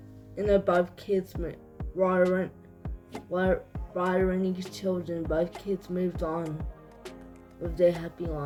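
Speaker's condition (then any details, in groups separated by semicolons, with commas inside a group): Cerebral palsy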